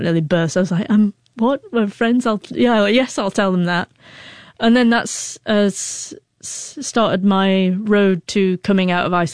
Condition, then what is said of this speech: Stuttering. I mean, really, it's just a different way of speaking. We just take a little bit more time.